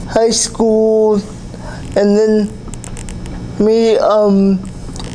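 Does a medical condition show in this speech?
Yes: cerebral palsy; able to speak.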